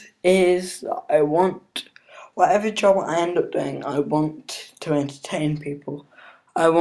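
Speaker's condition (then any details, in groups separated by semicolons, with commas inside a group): Cerebral palsy; not fully independent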